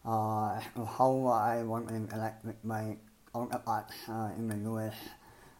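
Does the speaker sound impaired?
Yes: cleft palate and lip; malformed nose.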